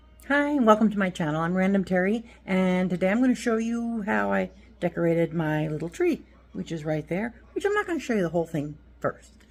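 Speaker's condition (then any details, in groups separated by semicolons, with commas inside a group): No condition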